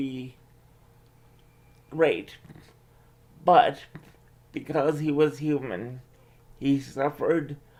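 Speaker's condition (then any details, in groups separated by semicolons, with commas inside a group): Cerebral palsy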